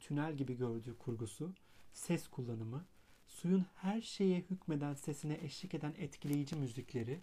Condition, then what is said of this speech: No condition.